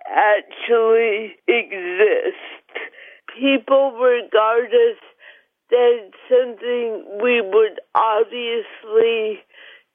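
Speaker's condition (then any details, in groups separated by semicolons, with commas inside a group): Cerebral palsy; mild; joins by phone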